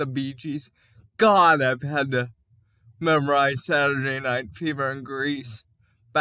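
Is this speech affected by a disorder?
Yes: cerebral palsy; onset at 5 months after breathing stopped, cannot walk; can speak.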